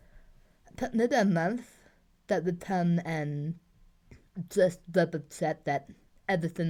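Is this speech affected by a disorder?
Yes: tongue cancer surgery; tongue cancer twice, no tongue tip.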